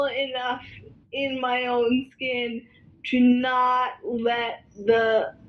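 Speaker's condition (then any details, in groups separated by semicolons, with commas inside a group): Cerebral palsy, spastic quadriplegia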